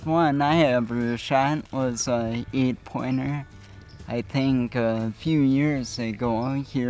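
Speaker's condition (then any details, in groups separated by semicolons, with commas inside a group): Cerebral spinal ataxia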